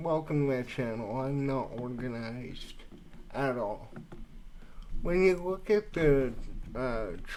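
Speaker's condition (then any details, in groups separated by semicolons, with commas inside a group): Cerebral palsy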